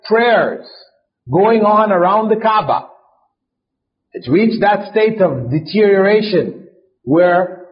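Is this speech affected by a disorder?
No.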